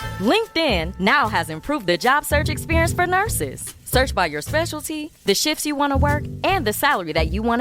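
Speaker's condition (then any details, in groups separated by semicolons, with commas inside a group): No condition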